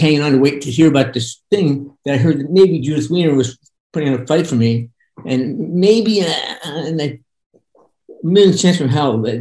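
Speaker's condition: Parkinson's; progressive brain disease, diagnosed in early adulthood, incomplete facial control, passive stone face; voice sometimes monotone

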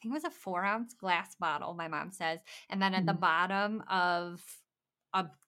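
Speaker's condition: Bilateral cleft lip and palate, complete bilateral cleft lip and palate

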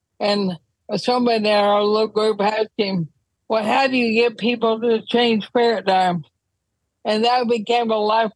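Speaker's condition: ALS; wheelchair use when traveling

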